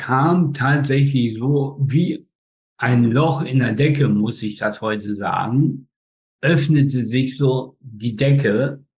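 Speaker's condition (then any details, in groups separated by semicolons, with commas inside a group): Spastic tetraparesis; all four limbs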